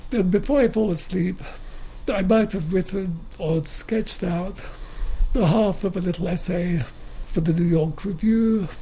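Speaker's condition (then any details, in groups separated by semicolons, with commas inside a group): Motor neuron disease; no tracheotomy, refuses tracheotomy revival since it would end speech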